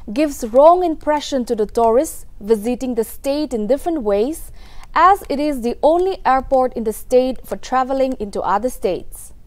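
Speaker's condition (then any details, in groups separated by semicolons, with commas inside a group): No condition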